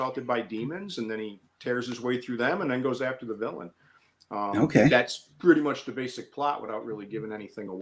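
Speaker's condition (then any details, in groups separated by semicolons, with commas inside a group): No condition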